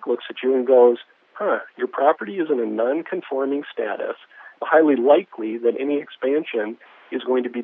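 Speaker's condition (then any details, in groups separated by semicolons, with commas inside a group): No condition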